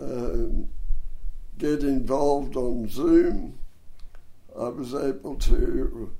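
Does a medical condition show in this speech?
Yes: dystonia and cerebral palsy; bronchial asthma.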